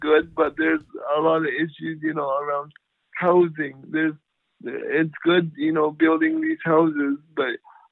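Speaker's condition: Cerebral palsy; power wheelchair

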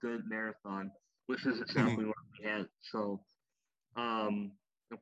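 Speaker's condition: Cleft lip and palate, popliteal pterygium syndrome

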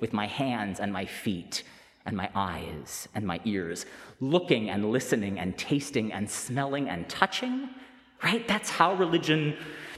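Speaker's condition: No condition

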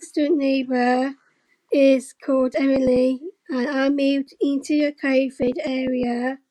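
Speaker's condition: Down syndrome; since infancy

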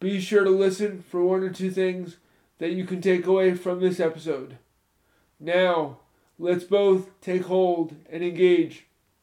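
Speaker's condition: Spastic cerebral palsy, moderate

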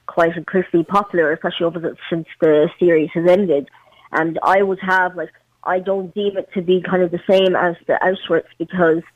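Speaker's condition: Cleft palate; congenital

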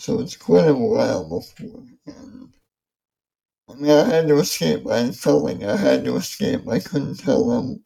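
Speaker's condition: ALS; 10 years since diagnosis, in second decade, slowly and gradually worn down

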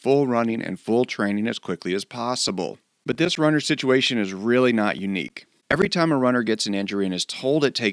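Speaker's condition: No condition

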